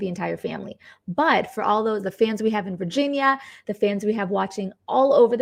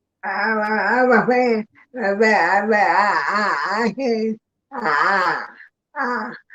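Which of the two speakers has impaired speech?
The second: ALS; bulbar onset, affecting throat area; progressing very slowly; answers relayed by another speaker.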